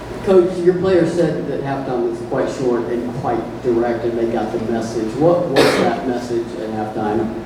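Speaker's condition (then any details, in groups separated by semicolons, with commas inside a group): No condition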